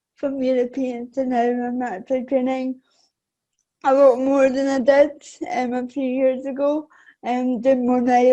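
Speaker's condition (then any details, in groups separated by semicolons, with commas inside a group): Cerebral palsy; affects balance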